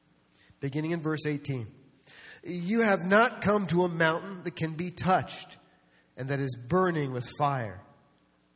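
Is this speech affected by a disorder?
No.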